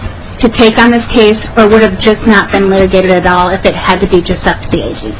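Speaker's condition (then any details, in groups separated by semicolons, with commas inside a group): No condition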